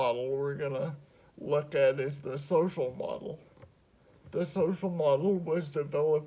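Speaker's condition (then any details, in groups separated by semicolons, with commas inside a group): Cerebral palsy; spasticity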